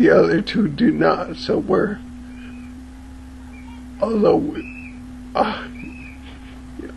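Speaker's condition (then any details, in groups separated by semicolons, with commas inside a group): Cerebellar ataxia from brain tumour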